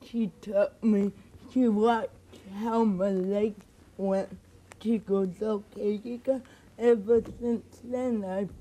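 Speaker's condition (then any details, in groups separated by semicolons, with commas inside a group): Cerebral palsy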